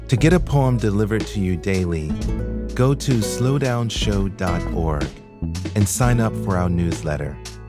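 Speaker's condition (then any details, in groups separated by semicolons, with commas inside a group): No condition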